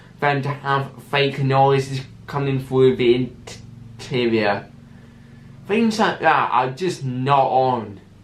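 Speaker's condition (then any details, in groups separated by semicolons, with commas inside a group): Cerebral palsy with stammer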